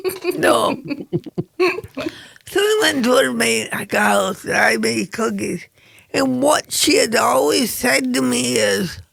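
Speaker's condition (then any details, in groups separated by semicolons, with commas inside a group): Cerebral palsy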